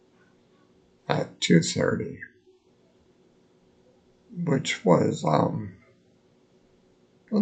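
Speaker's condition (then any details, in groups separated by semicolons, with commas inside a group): Multiple sclerosis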